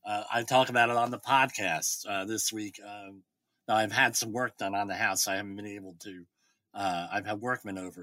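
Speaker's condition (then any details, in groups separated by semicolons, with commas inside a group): Bilateral cleft lip and palate; congenital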